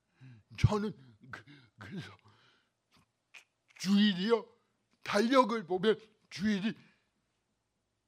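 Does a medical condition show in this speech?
Yes: cerebral palsy; cervical spine c2 to c7 damaged.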